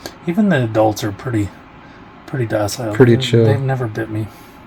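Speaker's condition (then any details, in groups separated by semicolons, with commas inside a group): No condition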